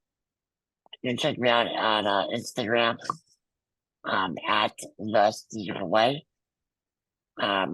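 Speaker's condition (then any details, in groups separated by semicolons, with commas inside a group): Muscular dystrophy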